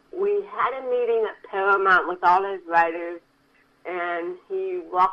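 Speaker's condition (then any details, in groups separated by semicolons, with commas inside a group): Cerebral palsy; from birth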